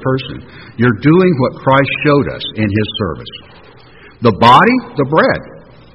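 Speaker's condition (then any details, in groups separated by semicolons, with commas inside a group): No condition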